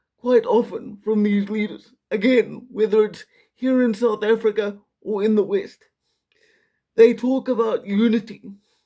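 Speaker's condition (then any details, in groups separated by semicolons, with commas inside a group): Quadriplegic cerebral palsy; may sound strange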